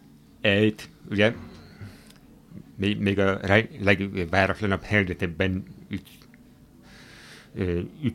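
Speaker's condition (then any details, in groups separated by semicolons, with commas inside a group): Hearing impairment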